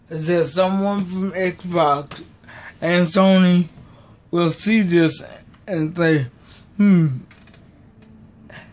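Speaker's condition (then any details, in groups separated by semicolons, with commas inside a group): Cerebral palsy; may be hard to understand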